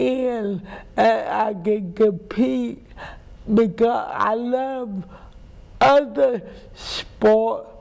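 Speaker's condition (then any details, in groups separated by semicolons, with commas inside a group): Cerebral palsy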